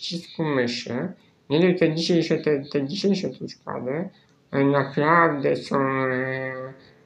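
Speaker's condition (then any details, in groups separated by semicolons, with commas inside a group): Spinal muscular atrophy; nervous system disease preventing muscle building, arm and leg muscle wasting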